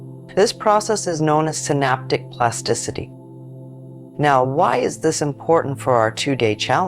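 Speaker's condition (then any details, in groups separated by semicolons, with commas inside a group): No condition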